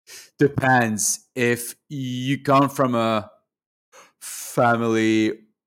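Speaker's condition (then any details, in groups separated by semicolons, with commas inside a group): Stuttering; childhood stutter, neurological, speech therapists in Lebanon until teens, psychologist at 16-17, UK breathing technique; still stutters, milder than before, controlled with learned breathing technique; only affects speaking, long avoided speaking, severe social anxiety; prolonged sounds, blocks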